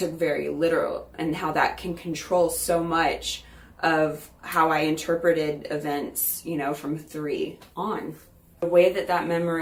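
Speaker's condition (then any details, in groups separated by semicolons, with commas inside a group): No condition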